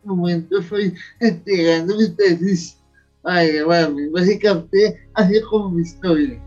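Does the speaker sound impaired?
Yes: cerebral palsy; from birth in Bogotá, near death as newborn, long incubator stay, physical disability, needs assistance; speech difficulty, noted as a hurdle for work as lecturer.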